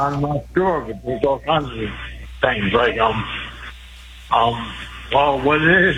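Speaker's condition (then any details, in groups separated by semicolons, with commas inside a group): Speech impediment; deaf in left ear, poor hearing; calling by phone, initially on speakerphone, asked to take phone off speaker; hard to understand, almost impossible to understand on speakerphone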